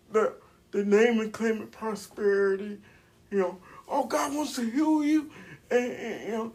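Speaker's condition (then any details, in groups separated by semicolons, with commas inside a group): Cerebral palsy; uses wheelchair, age 42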